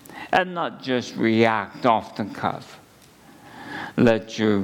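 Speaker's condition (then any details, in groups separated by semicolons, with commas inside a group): ALS; at least a couple of months since diagnosis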